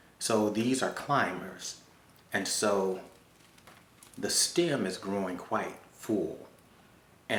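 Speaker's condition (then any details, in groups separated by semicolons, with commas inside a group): No condition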